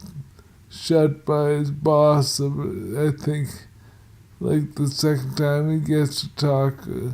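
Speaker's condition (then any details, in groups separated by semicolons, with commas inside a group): Multiple sclerosis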